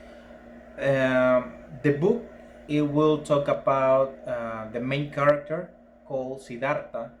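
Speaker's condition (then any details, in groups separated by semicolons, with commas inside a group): No condition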